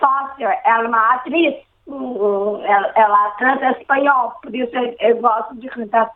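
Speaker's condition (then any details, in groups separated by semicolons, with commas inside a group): Down syndrome; Down syndrome since birth, aged 15, fragile health until about age 10; already talking when small, began stuttering after 2.5-year move to Germany, development somewhat delayed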